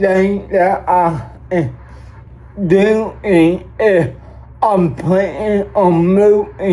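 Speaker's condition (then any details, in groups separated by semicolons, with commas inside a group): Cerebral palsy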